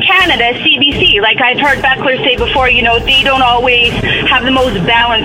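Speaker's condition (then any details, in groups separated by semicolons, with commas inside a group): No condition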